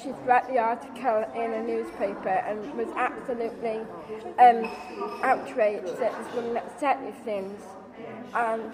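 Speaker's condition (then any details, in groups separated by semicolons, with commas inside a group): Down syndrome; learning disability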